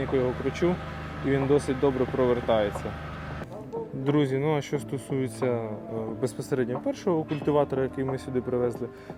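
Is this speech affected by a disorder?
No.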